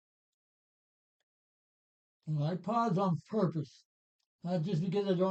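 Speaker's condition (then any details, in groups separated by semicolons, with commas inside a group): Parkinson's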